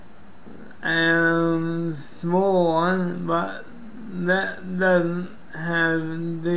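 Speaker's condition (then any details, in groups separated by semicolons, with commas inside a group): Cerebral palsy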